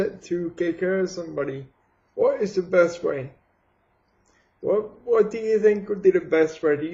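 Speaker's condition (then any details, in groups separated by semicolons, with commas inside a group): Cerebral palsy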